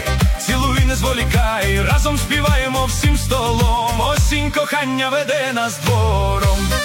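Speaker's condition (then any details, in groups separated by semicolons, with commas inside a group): No condition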